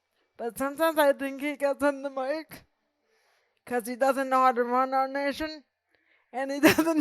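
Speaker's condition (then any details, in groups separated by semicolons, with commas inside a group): Cerebral palsy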